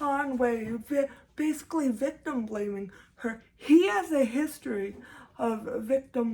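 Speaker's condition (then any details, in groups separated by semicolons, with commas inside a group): Cerebral palsy, severe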